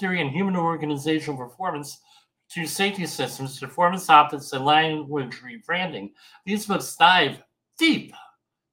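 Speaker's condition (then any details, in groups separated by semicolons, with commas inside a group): Bilateral cleft lip and palate; from birth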